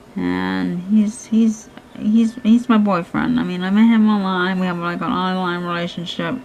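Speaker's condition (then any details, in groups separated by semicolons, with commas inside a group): Cerebral palsy; hands affected, shaking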